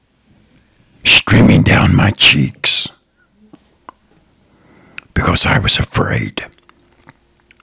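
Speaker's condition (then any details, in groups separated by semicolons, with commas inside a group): Throat cancer survivor; voice box paralyzing vocal cords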